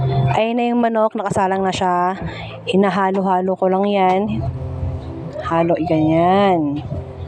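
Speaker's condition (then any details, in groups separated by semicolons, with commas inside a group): No condition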